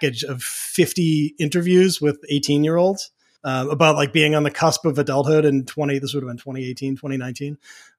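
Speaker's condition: No condition

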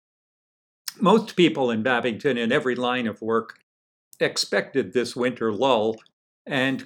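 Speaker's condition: No condition

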